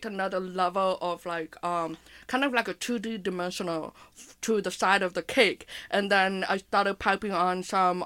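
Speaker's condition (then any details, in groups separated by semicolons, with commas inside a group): Hearing impairment with speech impairment; attended deaf camp in childhood; does not sound like others, speech and hearing impairments sometimes affect talking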